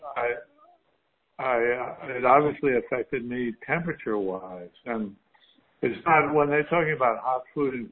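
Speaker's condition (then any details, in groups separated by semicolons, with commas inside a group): Parkinson's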